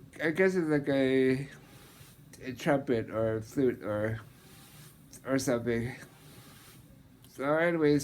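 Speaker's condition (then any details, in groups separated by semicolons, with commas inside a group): Muscular dystrophy, Duchenne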